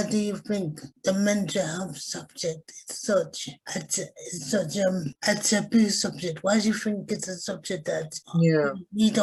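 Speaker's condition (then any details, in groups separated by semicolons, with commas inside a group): Cerebral palsy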